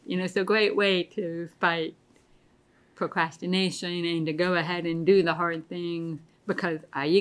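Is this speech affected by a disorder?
Yes: deafness; pretty bad tinnitus.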